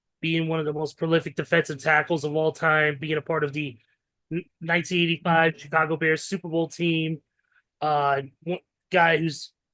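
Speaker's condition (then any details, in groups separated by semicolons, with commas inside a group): No condition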